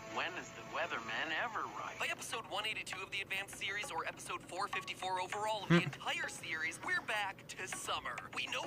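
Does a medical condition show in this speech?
No.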